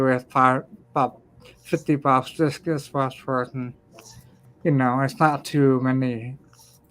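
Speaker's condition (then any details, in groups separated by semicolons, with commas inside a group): Ataxia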